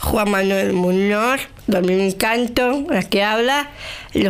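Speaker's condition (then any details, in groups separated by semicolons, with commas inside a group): Down syndrome; age 35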